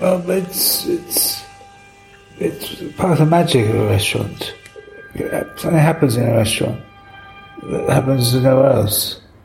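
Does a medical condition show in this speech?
Yes: Parkinson's; long-standing, diagnosed about 5 years after restaurant opened, pioneering surgery with two brain wires and implanted battery; mobile after surgery, less time in kitchen; affects speech, rare audio interview.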